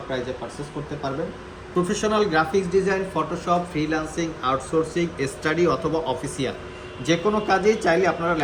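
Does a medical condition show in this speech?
No.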